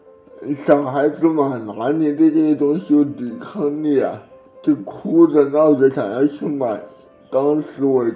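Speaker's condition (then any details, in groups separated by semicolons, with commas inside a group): Cerebral palsy; walks, has played basketball, earns a living with keyboard and mouse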